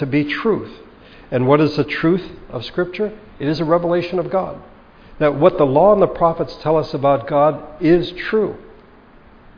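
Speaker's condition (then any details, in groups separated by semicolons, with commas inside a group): No condition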